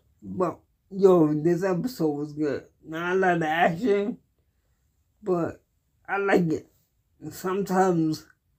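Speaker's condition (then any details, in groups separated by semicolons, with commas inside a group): Cerebral palsy; cannot walk, uses wheelchair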